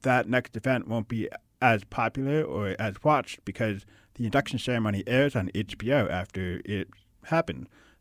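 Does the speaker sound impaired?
Yes: hard of hearing; deaf.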